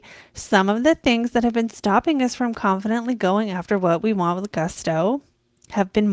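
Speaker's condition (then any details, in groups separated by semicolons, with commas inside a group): No condition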